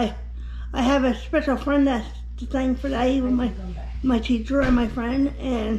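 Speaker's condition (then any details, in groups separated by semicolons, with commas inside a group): Cerebral palsy; affects right side, born five months early; diagnosed age eight, about 45 years old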